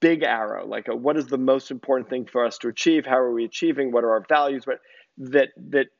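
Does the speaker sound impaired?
No.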